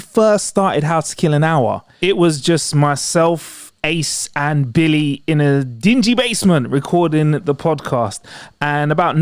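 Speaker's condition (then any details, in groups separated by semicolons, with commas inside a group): No condition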